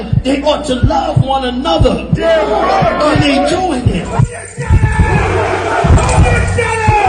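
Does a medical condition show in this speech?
No.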